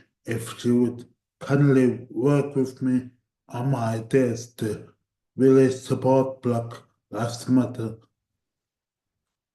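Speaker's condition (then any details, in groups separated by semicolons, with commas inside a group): Cerebral palsy; voice tires at times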